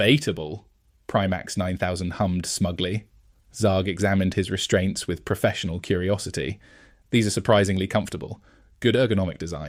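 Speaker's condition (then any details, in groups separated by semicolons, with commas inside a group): No condition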